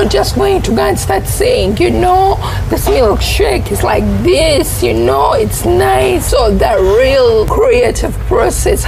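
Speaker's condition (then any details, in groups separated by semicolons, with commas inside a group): Cerebral palsy; onset in secondary school, quinine injection affected ENT system; hearing difficulty; voice and throat affected, breathing issues, speaks little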